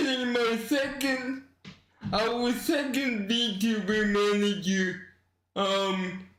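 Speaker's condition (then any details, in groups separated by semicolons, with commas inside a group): Cerebral palsy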